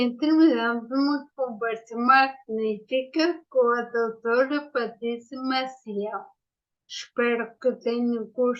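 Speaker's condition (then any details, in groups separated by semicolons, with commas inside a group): Ataxia after brain injury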